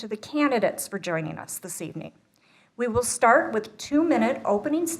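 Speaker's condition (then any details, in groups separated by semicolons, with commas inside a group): No condition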